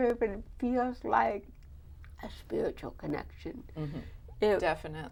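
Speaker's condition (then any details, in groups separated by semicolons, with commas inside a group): Cerebral palsy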